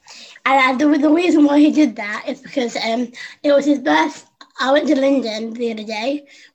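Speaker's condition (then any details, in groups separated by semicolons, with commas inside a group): Down syndrome; congenital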